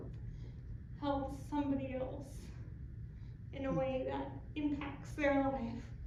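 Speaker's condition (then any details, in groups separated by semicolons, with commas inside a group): Cerebral palsy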